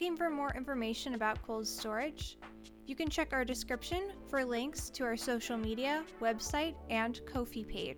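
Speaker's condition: No condition

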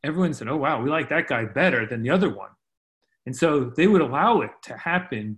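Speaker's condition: No condition

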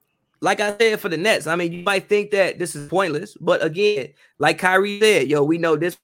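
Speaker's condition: No condition

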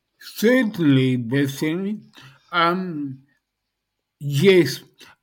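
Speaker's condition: Dysarthria post-stroke; speech highly affected

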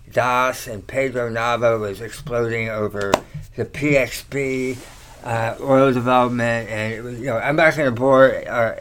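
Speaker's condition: Tongue cancer surgery; slight slur, talks okay

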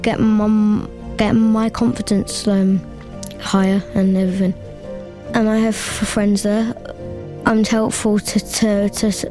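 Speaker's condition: Stammer; childhood stammer at age 11, attending Michael Palin Centre since about age six or seven; therapy at Michael Palin Centre builds confidence, helps find new ways of dealing with stammer; repeated sounds, blocks

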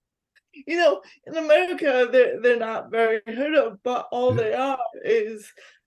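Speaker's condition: Cerebral palsy; physical disability

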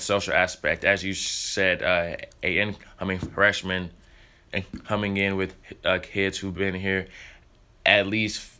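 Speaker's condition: Stuttering; stutter since early childhood, present in pre-k at Edna Row Elementary, formerly used a click sound; gotten better over the years, high school freshman, theater and musicals built speaking confidence; pauses and gets stuck, easier when rehearsed or singing, still stutters on stage; prolonged sounds, blocks

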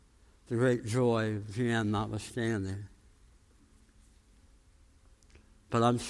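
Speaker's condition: Tongue cancer, jaw reconstruction

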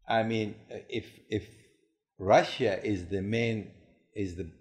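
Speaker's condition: No condition

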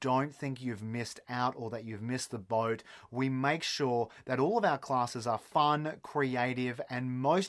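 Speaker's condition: No condition

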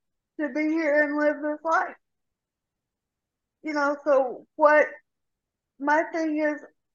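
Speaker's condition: Cerebral palsy; severe rotator cuff tear

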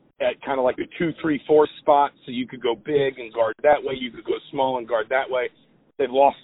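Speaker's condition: No condition

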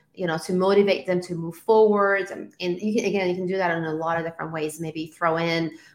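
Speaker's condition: No condition

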